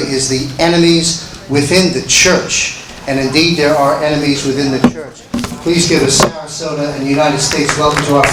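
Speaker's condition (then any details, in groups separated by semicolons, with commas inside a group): No condition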